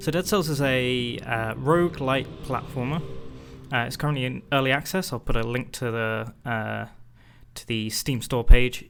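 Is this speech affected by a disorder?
No.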